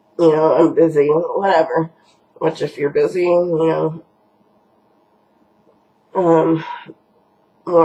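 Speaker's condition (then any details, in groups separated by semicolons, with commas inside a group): Cerebral palsy; from birth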